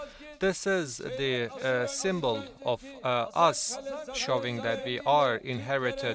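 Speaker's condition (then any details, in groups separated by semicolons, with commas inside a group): No condition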